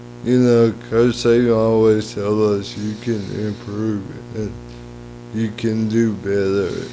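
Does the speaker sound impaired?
Yes: cerebral palsy; lifelong.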